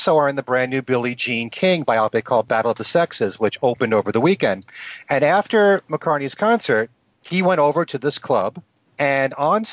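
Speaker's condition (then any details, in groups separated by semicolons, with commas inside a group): No condition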